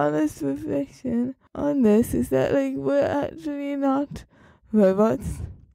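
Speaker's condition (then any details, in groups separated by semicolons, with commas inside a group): Cerebral palsy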